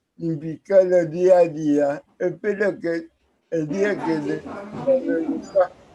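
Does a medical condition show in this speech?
Yes: cerebral palsy.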